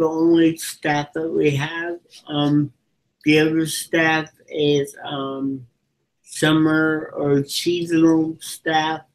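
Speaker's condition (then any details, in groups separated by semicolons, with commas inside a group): Cerebral palsy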